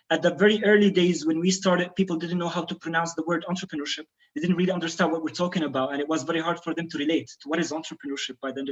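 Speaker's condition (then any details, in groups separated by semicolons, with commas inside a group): No condition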